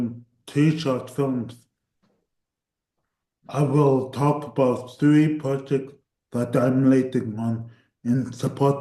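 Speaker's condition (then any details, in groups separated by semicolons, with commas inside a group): Cerebral palsy; voice tires at times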